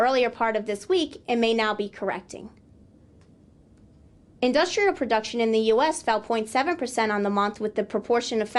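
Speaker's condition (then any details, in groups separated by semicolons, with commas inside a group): No condition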